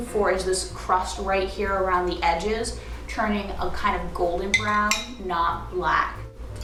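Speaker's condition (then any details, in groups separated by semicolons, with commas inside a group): No condition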